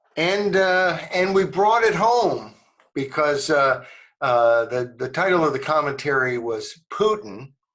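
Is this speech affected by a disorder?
No.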